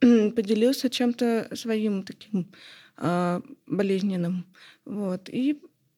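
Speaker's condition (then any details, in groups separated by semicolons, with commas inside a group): Hard of hearing; not deaf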